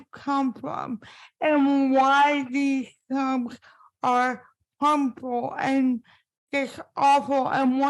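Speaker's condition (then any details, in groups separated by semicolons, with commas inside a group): Spastic cerebral palsy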